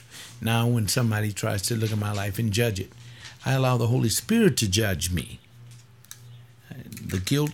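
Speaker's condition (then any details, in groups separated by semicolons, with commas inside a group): No condition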